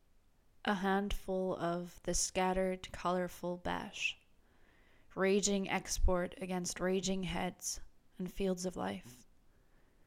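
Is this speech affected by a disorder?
No.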